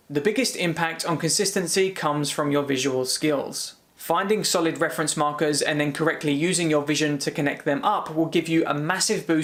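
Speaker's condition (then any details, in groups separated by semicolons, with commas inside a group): No condition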